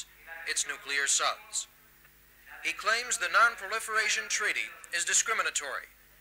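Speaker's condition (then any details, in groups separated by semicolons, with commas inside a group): No condition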